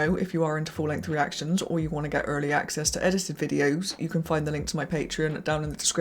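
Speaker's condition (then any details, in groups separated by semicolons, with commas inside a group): No condition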